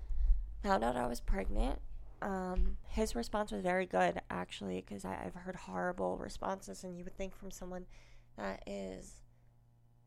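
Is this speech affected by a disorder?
Yes: cleft lip and palate; unilateral left-sided, congenital, nasal passage through lip and palate, lip adhesion at 16 weeks, childhood hospitalizations, dental impressions.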